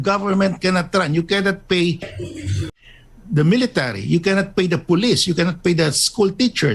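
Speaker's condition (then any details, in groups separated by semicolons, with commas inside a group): No condition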